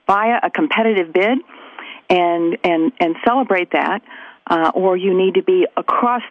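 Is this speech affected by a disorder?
No.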